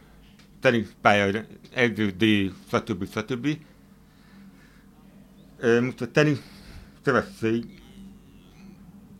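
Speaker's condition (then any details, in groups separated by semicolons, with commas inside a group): Hearing impairment, hard of hearing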